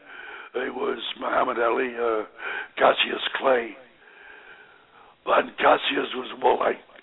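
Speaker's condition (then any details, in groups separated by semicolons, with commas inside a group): Voice box damage after neck operation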